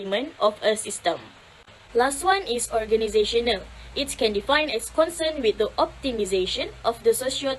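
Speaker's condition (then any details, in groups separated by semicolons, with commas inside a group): No condition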